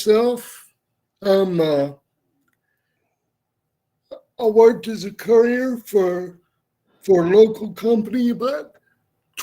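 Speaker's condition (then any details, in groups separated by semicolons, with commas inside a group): Cerebral palsy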